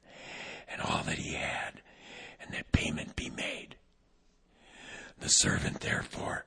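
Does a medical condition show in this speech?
Yes: vocal cord paralysis, unilateral.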